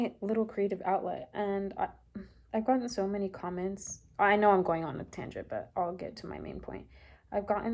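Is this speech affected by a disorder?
No.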